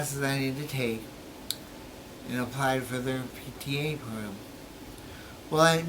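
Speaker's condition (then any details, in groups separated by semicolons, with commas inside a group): Brain injury; memory greatly affected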